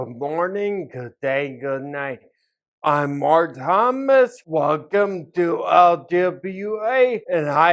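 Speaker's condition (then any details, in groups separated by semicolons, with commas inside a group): Acquired and hereditary ataxia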